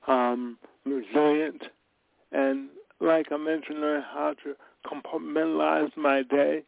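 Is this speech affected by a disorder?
Yes: cerebral palsy; from birth.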